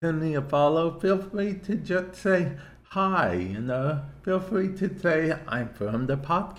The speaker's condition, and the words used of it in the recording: Cerebral palsy. I have cerebral palsy, which affects my speech to an extent, as well as my hand-eye coordination and balance.